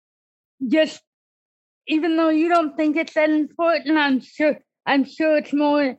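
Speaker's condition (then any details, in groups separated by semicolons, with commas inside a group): Cerebral palsy; disability since childhood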